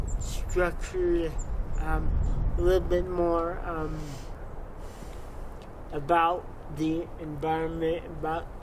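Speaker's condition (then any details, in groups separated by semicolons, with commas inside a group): Cerebral palsy; from birth, wheelchair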